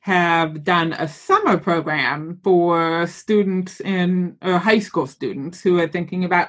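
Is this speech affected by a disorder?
Yes: hearing loss with cochlear implant; cochlear implant left ear.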